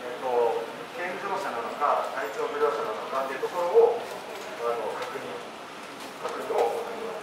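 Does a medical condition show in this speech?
No.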